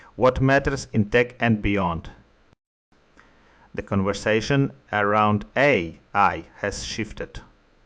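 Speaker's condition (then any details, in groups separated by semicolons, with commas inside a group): No condition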